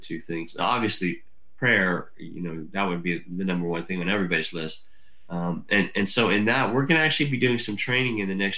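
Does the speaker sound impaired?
Yes: cleft lip and palate; congenital cleft lip and palate, from birth.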